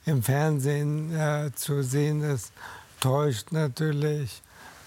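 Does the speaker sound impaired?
Yes: ALS; diagnosed at 47 after two months, first suspected carpal tunnel, disc or stroke; almost 10 years since diagnosis, companion Cassandra Menten, alternative therapies tried, cannot go out alone.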